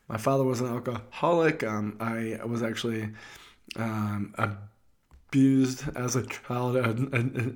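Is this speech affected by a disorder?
Yes: stuttering; stutter since childhood, very severe in childhood; still identifies as a stutterer, speaking publicly to an audience; now able to communicate publicly; here prolonged sounds, blocks.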